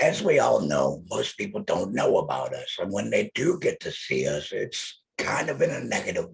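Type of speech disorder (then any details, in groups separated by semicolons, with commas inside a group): Electrolarynx speech; laryngectomy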